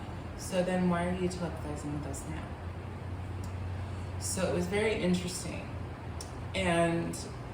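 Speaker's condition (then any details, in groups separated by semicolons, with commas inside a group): No condition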